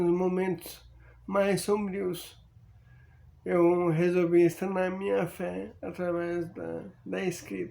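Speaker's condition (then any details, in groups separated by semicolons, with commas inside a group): Amyotrophic lateral sclerosis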